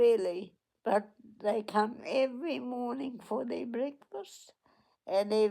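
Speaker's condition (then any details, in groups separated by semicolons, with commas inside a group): Cerebral palsy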